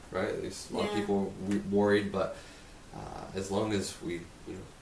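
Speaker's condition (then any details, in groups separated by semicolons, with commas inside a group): No condition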